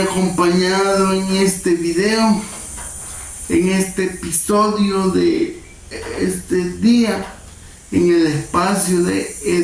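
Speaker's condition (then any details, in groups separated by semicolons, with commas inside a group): Cerebral palsy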